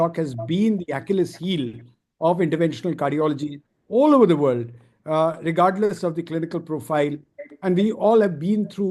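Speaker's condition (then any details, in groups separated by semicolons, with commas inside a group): No condition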